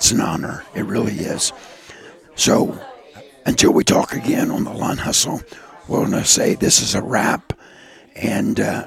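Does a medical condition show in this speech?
Yes: partial laryngectomy for throat cancer; half of voice box removed in last surgery, multiple surgeries, sick for 3 years; only half a voice, hard to hear in loud environments.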